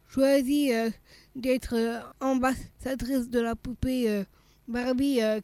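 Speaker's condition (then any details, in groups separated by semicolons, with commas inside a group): Down syndrome; congenital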